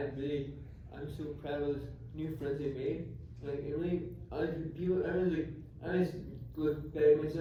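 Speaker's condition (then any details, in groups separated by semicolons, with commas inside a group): Traumatic brain injury; climbing accident, tracheotomy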